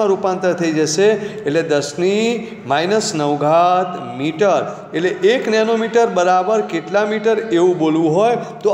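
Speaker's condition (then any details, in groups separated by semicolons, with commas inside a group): No condition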